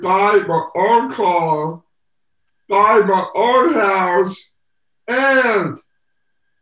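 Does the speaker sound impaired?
Yes: Down syndrome.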